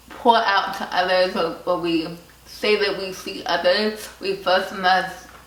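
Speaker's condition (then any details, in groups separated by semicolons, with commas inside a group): Cerebral palsy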